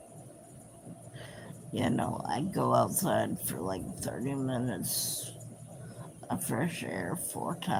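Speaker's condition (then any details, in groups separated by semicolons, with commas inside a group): Cerebral palsy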